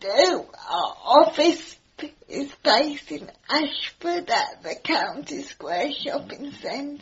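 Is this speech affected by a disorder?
Yes: cerebral palsy; cerebral palsy affecting all four limbs, physical only, cognition unaffected.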